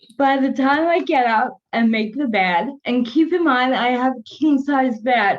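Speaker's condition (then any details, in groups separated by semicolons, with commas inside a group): Cerebral palsy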